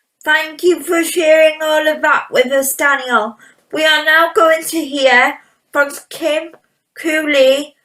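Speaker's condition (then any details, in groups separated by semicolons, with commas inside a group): Cerebral palsy; electric wheelchair user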